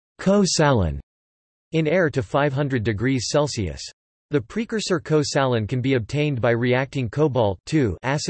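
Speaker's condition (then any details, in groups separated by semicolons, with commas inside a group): No condition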